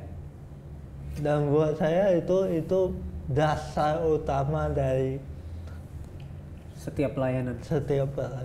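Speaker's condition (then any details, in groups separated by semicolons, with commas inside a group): Cerebral palsy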